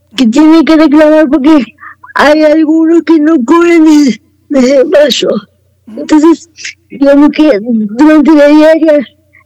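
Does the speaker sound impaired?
Yes: cerebral palsy; wheelchair user, some leg movement, more mobility as child, never walked with canes, needs assistance; no seizures, no medication; voice and way of speaking affected by cerebral palsy, per host.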